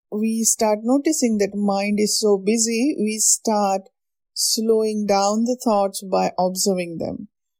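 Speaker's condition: No condition

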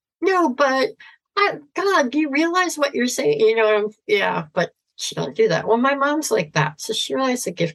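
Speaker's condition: Severe cleft palate, cleft lip and palate

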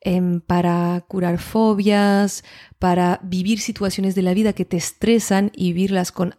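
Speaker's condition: No condition

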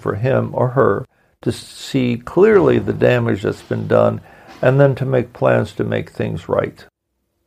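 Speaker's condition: No condition

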